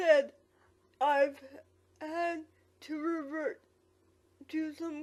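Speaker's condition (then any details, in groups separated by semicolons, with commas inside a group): Quadriplegic cerebral palsy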